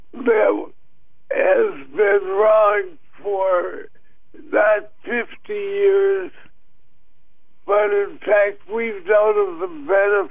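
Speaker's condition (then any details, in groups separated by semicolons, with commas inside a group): Parkinson's disease, mild; reduced neurotransmitters, possibly genetic and akron ohio tire factory water pollution; slight difficulty in speaking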